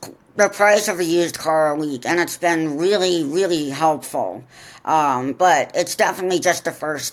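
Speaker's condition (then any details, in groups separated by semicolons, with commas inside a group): Profound deafness; congenital profound deafness, cochlear implants, attended Ohio Valley Voices school in southwest Ohio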